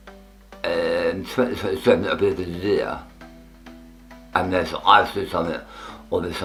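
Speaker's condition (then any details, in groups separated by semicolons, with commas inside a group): Tongue cancer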